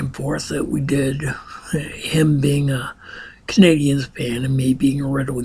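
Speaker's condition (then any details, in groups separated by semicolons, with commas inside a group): Ataxia; sometimes hard to enunciate, volume and word pronunciation affected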